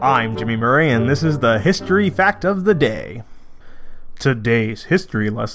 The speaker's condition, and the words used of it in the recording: No condition.